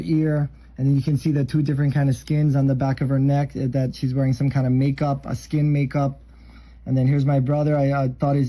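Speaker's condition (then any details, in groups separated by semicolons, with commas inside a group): No condition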